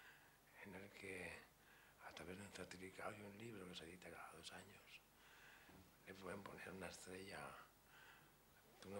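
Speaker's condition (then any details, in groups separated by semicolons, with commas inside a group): ALS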